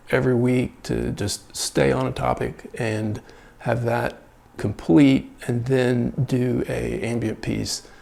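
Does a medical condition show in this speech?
No.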